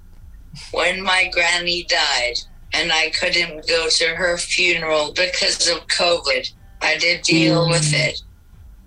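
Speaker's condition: Cerebral palsy, speech-generating device; speaks through communication app on iPad, types on keyboard with nose

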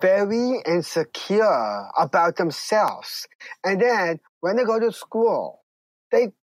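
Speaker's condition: Down syndrome; congenital

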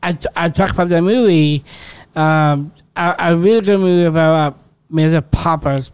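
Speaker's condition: Down syndrome; congenital heart condition AVSD

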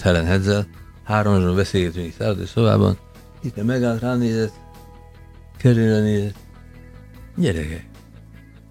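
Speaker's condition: Parkinson's disease

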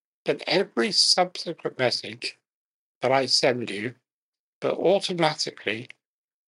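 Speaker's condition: Muscular dystrophy; can just about speak, effortful enunciation, limited breath, uses fewest words to conserve breath

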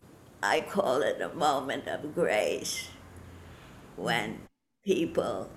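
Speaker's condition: Parkinson's disease; stopped listening to doctor after diagnosis, followed own path

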